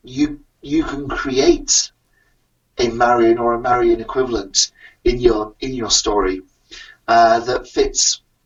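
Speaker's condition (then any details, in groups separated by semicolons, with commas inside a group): No condition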